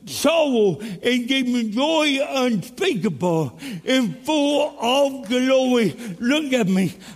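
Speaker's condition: Cerebral palsy; speech impediment

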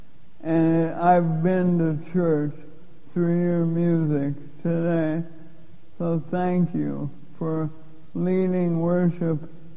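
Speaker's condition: Lou Gehrig's disease; given 3 to 5 years to live

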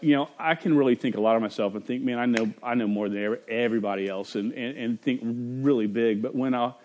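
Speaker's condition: Stutter; stutter since age five, persisting through adulthood; at times blocks and cannot say own name; repeated sounds, repeated words

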